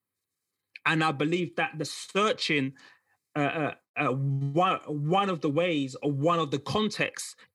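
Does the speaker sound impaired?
Yes: stammer; struggles to get words out, other sounds before intended word, single words take longer; here repeated words, blocks.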